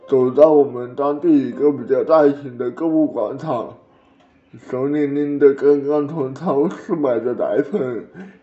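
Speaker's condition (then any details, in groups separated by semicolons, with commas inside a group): Cerebral palsy; birth asphyxia, blue at birth, over ten minutes of resuscitation, diagnosed in infancy at provincial hospital, legs affected, early rehabilitation, learned to walk; walks, has played basketball, earns a living with keyboard and mouse; some words unclear despite great effort to speak clearly, edited for fluency, childhood drooling from delayed saliva swallowing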